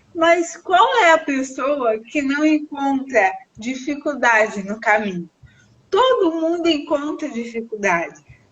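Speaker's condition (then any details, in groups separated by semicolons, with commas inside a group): Cerebral palsy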